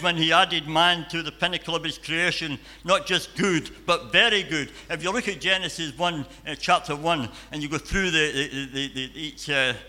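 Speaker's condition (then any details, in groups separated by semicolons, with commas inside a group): Cleft palate and cleft lip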